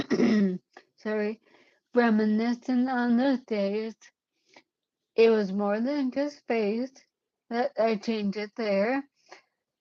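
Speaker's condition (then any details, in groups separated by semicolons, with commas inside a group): Cerebellar ataxia; caused by brain bleed, unsteady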